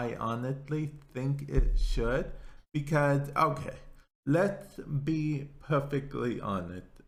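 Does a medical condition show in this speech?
Yes: cerebral palsy.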